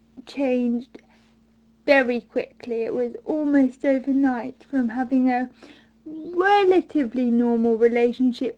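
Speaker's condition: Mild cerebral palsy; since birth

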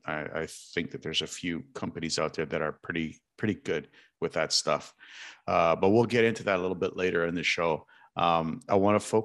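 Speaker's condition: No condition

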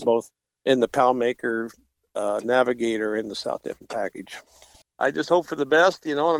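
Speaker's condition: No condition

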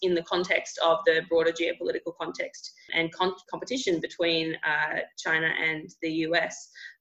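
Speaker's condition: No condition

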